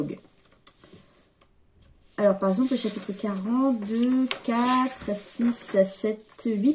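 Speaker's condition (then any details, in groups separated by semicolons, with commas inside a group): No condition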